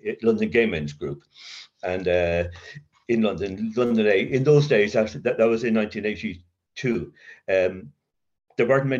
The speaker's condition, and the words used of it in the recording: Stuttering. And then my stutter went from being it was no longer overt.